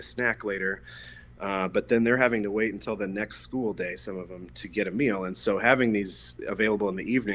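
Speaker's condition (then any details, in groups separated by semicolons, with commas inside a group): No condition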